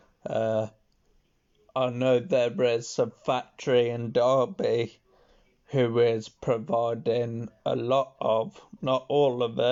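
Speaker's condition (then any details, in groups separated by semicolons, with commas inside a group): Multiple sclerosis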